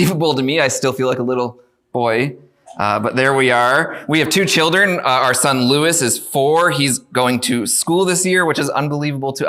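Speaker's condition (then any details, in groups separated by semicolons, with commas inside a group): No condition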